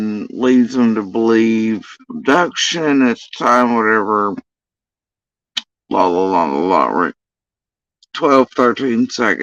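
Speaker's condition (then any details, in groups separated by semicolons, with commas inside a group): Facial paralysis after surgery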